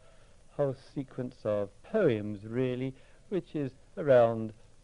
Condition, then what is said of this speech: No condition.